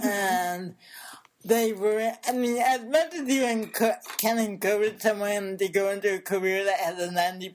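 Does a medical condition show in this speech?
Yes: cerebral palsy; affects speech, improved with speech therapy.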